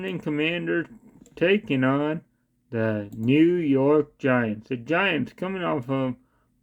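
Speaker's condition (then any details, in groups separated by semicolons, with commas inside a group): Cerebral palsy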